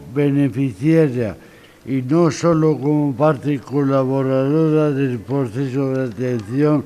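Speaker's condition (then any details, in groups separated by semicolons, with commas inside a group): Acquired brain injury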